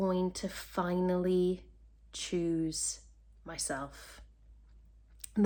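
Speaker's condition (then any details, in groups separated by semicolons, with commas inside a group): No condition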